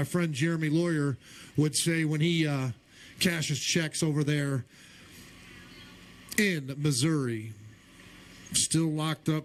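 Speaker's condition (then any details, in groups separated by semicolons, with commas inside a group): No condition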